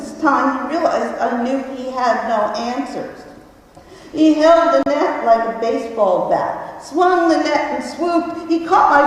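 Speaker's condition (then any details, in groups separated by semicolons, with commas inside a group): No condition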